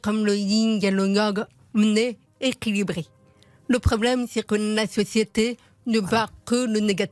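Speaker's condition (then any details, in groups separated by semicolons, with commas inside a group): Profound congenital deafness; told would never speak, learned speech by lip-reading, never heard own voice, twenty years of speech work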